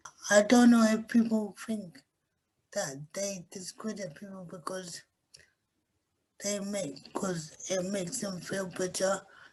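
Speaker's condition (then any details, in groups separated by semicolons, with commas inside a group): Cerebral palsy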